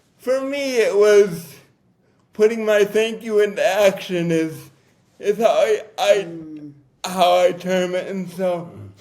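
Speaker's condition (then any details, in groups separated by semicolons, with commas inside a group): Cerebral palsy; difficult to talk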